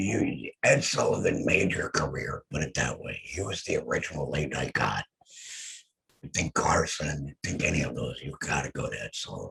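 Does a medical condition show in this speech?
Yes: head and neck cancer; voice lost.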